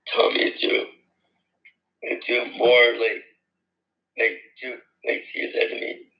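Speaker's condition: Down syndrome; congenital, prenatal diagnosis at six months of pregnancy, heart surgery at 10 months old

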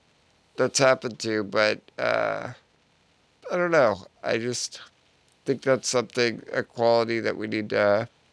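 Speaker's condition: Duchenne muscular dystrophy; adult stem cell therapy in Panama about 4 years ago, first person with Duchenne treated so; relies on breathing machine

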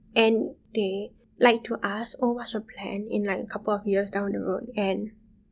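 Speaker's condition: Bilateral sensorineural hearing loss, sensorineural, bilateral; severe right, profound left; intense speech therapy

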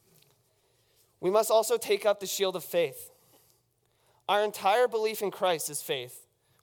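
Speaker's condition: No condition

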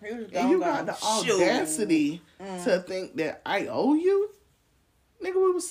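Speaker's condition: No condition

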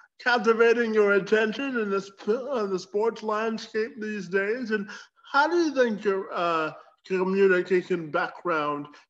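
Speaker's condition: Cerebral palsy; present from birth

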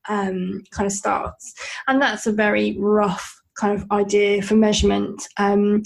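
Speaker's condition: Bilateral cleft lip and palate; congenital

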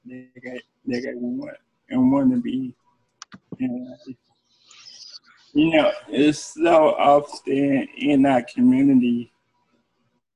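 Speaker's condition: Cerebral palsy; present from birth

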